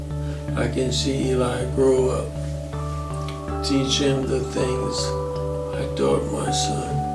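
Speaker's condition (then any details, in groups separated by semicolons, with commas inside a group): ALS; onset right hand weakness; about 1.5 years since diagnosis, cannot walk or use hands; very difficult to speak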